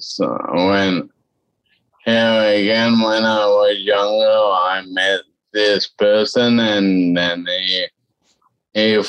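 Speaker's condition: Cerebellar ataxia; speech affected, sometimes tricky, described own speech as very short, some people avoid talking to him

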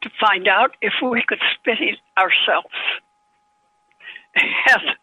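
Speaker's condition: Parkinson's disease; age 90

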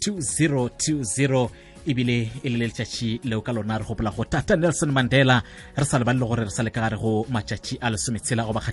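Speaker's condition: No condition

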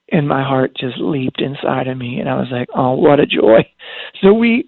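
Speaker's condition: Spasmodic dysphonia; lost singing voice after almost 20 years, prednisone steroid shots gave 6-8 weeks relief until ineffective; muscle spasms break voice apart when speaking loudly or projecting, lost voice control

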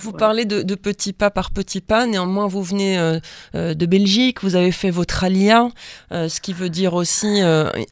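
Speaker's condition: No condition

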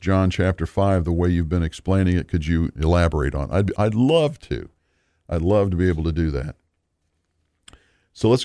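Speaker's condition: No condition

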